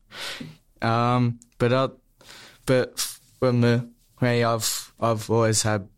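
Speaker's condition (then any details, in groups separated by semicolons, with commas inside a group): Stutter; stutter since childhood, smooth speech therapy at Box Hill Speech Pathology Clinic from age 14 or 15, two years; repeated words, prolonged sounds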